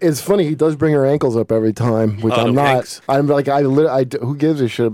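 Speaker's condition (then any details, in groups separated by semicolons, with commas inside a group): No condition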